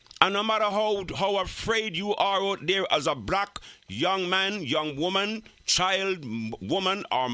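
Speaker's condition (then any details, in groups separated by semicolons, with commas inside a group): No condition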